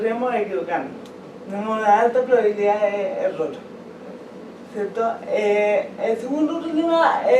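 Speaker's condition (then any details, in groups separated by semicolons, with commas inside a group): Cerebral palsy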